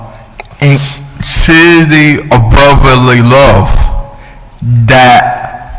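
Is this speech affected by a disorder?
Yes: cerebral palsy.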